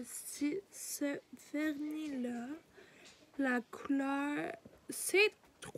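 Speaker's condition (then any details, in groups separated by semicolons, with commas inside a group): Ataxia; degenerative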